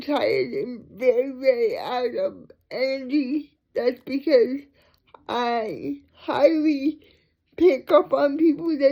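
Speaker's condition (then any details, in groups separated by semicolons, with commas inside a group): Cerebral palsy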